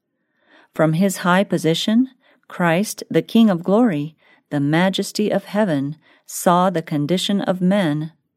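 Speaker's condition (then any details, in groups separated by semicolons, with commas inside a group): No condition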